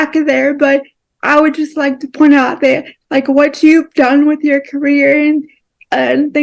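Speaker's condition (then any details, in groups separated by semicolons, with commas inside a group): Cerebral palsy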